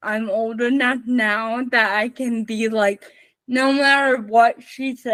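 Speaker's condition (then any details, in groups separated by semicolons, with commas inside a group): Spastic cerebral palsy, mixed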